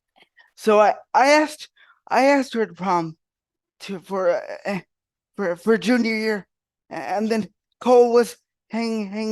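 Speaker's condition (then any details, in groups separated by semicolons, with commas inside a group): Cerebral palsy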